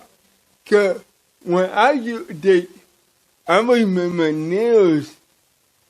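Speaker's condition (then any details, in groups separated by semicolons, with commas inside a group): Cerebral palsy; from birth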